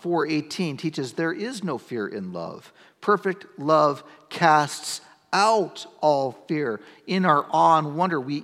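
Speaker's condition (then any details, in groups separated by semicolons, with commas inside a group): No condition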